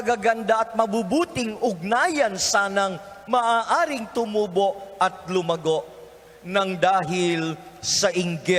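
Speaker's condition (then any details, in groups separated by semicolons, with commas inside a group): No condition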